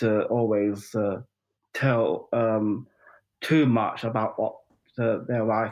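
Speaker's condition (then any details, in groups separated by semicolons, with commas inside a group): Down syndrome; 45 years old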